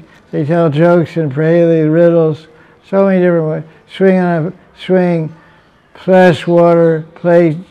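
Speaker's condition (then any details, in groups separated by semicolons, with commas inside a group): Deafness; self-reported; unsure of microphone volume, asks audience whether heard, finds sound way too loud; fluent spoken lecture, reads translations aloud, relies on audience feedback for volume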